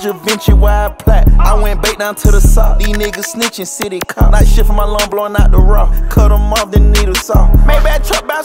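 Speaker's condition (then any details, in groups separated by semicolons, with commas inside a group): No condition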